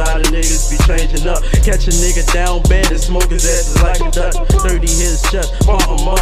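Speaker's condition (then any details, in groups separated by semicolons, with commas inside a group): No condition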